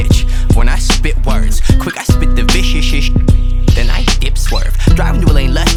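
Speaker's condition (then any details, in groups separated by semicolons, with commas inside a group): No condition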